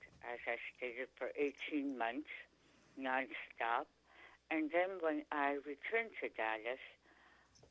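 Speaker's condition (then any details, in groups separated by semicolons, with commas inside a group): Tongue cancer; chronic sore throat symptom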